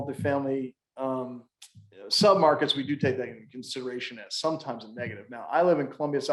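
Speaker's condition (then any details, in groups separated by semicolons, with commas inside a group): No condition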